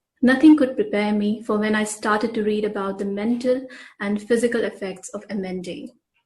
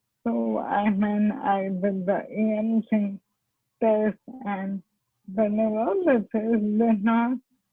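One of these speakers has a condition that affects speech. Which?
The second: ALS; stem cell therapy, progression reportedly halted, cannot walk, weakness; speech impaired, once unintelligible, now comprehensible, poor voice.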